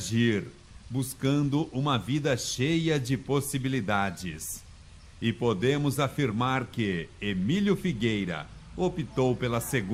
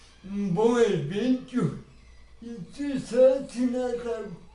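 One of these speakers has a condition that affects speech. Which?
The second: cerebral palsy; birth oxygen deprivation, motor coordination and speech problems; intensive treatments in childhood; diction problem since birth.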